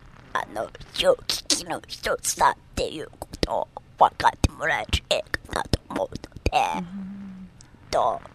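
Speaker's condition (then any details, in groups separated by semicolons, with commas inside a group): Myasthenia gravis; ventilator since age 26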